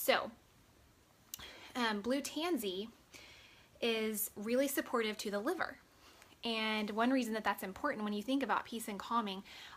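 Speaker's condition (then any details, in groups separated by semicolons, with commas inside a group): No condition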